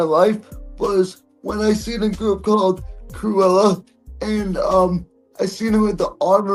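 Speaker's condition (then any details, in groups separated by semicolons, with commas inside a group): Cerebral palsy; present from birth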